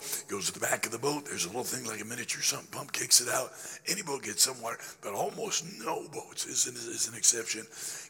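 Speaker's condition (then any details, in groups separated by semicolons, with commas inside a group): Laryngeal cancer after radiation; still affected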